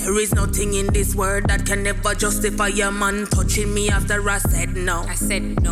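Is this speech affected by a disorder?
No.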